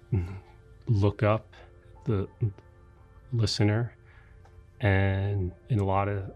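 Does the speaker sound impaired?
Yes: stutter; lifelong; adult; long painful blocks, exhaustion after, large exhale, catching breath, video edits stutters out then back; here repeated words, prolonged sounds.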